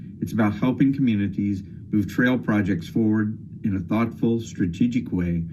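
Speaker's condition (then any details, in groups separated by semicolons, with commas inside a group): No condition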